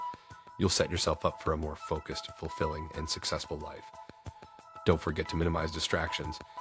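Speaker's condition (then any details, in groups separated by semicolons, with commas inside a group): No condition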